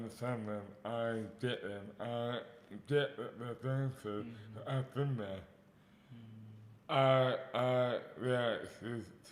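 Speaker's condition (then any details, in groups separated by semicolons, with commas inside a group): Dystonia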